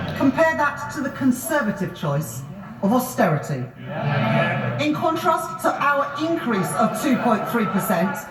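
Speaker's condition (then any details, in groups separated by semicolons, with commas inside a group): No condition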